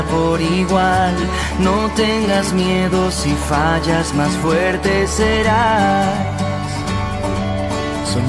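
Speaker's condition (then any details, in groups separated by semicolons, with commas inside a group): No condition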